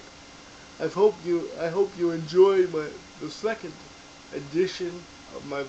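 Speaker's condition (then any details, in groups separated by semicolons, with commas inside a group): Cerebral palsy; diagnosed in infancy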